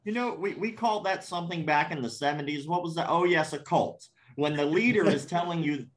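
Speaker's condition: Cleft palate; congenital cleft palate, scars on face

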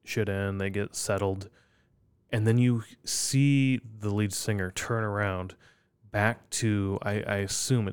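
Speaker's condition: No condition

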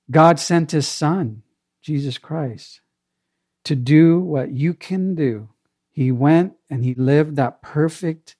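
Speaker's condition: No condition

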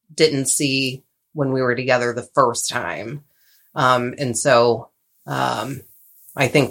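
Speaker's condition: No condition

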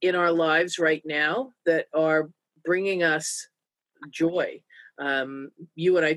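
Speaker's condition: No condition

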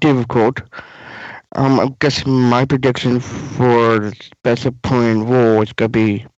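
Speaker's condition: Down syndrome

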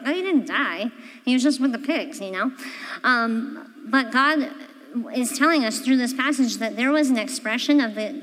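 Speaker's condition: Cleft palate; congenital

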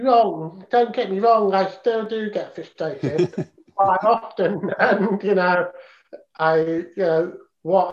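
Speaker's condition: Profound deafness; congenital, cochlear implant about 9 years ago

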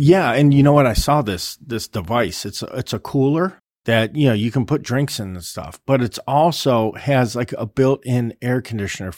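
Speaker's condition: No condition

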